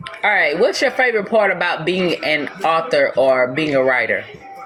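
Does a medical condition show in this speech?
No.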